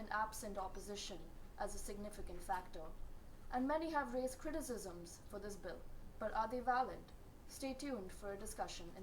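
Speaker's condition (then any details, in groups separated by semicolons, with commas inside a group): No condition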